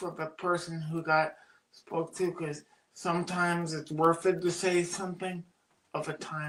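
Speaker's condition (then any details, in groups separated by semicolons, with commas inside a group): Cerebral palsy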